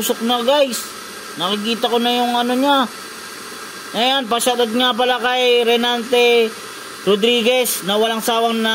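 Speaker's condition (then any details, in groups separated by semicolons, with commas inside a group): No condition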